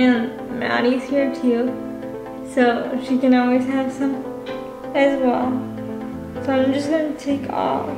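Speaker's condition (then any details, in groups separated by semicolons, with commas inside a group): Cerebral palsy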